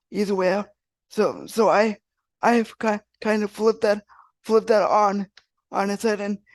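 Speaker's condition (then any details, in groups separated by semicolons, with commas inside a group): Cerebral palsy; wheelchair user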